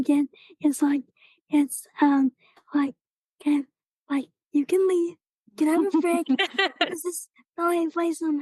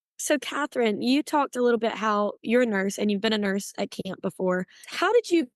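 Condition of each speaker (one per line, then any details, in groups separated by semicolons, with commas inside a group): Cerebral palsy; recent surgery involving catheters, ongoing therapy
No condition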